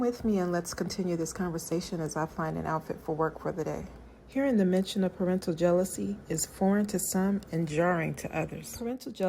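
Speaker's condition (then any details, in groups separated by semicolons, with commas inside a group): No condition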